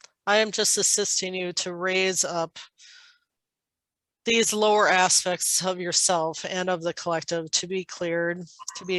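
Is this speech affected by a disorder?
No.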